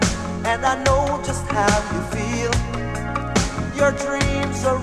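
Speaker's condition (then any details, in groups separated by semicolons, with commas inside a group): No condition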